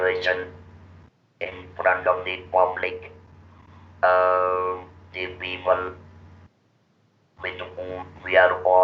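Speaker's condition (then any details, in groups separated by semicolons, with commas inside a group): Laryngectomy; no natural speech, uses artificial larynx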